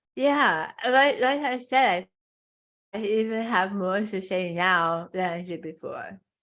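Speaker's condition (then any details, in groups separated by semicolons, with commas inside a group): Tongue cancer; stage four tongue carcinoma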